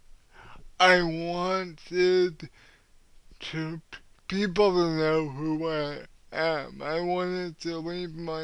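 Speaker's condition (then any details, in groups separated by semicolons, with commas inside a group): Cerebral palsy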